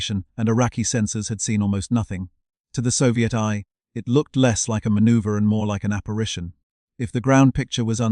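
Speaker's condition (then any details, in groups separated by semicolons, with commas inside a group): No condition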